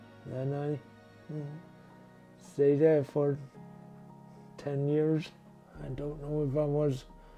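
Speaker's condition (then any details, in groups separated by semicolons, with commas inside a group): Traumatic brain injury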